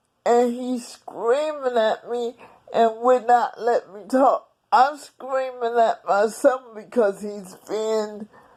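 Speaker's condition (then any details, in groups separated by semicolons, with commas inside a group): Cerebral palsy; several unnoticed strokes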